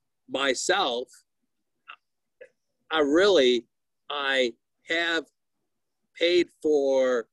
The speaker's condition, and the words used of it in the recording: Aphasia. I could talk, but I have aphasia.